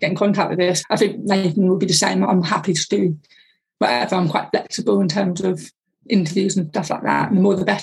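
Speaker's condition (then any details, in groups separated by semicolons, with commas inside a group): Deafness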